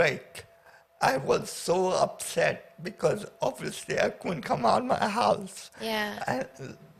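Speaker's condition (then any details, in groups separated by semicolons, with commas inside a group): Paraplegia with essential tremor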